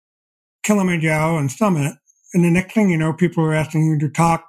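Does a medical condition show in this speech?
Yes: deafblindness; progressive.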